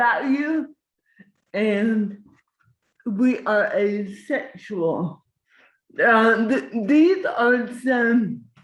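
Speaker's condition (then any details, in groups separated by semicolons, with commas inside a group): Cerebral palsy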